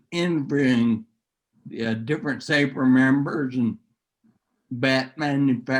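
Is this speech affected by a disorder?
Yes: neurological disease.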